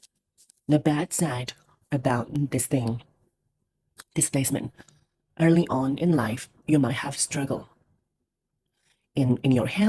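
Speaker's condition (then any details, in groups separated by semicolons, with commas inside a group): No condition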